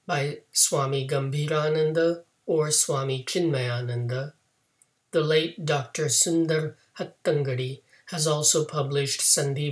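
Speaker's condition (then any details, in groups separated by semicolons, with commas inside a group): No condition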